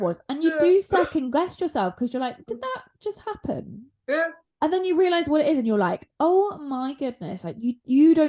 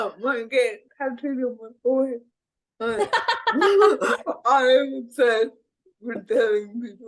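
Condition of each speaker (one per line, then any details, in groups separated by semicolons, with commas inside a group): No condition
Cerebral palsy; needs extensive care; speech impediment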